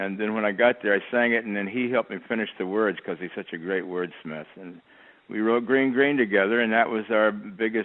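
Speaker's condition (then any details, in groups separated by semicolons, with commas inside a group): No condition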